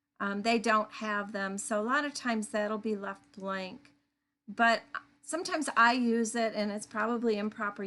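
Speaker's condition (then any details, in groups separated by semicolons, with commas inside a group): No condition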